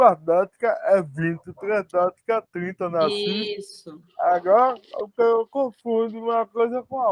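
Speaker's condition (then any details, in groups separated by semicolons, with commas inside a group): Spastic cerebral palsy; spastic, poor motor coordination, involuntary movements; answers coursework by voice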